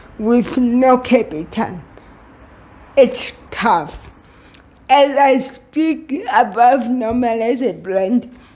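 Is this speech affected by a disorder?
Yes: cerebral palsy; speech impediment from muscle stiffness.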